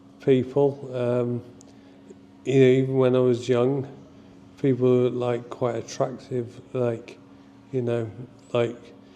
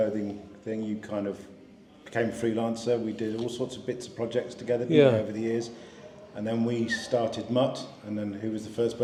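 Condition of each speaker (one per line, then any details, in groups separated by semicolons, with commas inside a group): Motor neurone disease (ALS); progressing quickly
No condition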